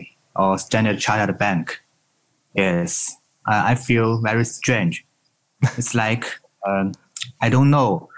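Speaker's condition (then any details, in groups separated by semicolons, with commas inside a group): No condition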